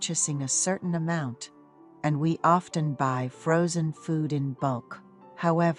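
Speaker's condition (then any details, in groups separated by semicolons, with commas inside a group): No condition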